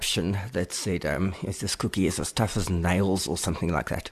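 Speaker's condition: No condition

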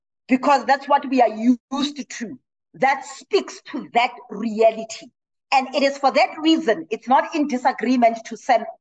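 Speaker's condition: No condition

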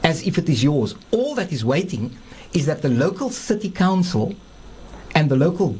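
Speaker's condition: No condition

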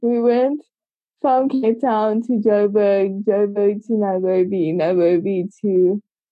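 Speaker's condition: Cerebral palsy; congenital, from birth, age 25

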